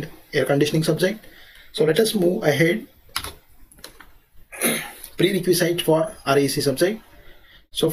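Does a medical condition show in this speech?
No.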